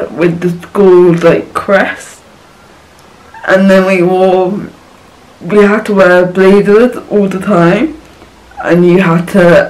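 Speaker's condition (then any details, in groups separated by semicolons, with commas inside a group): Cerebral palsy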